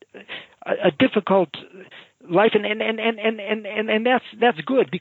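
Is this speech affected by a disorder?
Yes: stuttering; stuttering since age 4, gigantic obstacle in high school; here repeated words.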